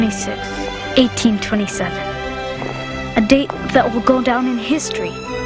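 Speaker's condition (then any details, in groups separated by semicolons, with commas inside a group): No condition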